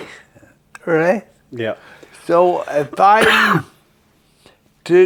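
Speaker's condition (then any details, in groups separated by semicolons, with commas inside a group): Friedreich's ataxia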